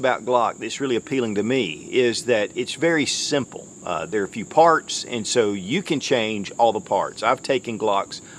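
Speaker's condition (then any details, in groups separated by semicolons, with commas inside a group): No condition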